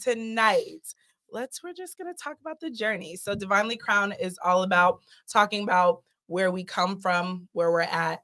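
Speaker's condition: No condition

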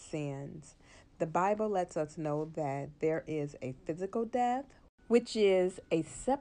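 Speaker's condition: No condition

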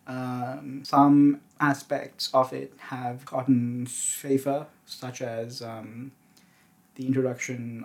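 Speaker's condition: Stutter; onset at age 3; prolonged sounds

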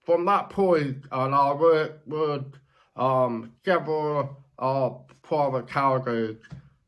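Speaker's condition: Deafness, born deaf; mother-supported

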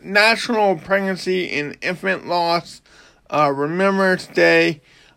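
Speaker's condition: Cerebral palsy; affects arms and hands

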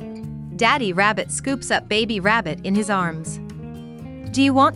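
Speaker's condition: No condition

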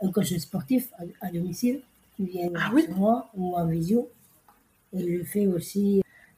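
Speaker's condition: Down syndrome; congenital

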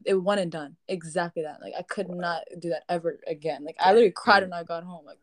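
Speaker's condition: No condition

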